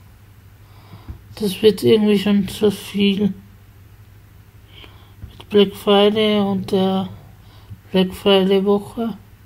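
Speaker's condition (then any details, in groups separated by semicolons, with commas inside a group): Spasticity from birth; multiple sclerosis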